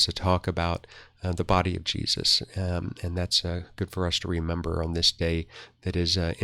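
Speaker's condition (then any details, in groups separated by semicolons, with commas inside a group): No condition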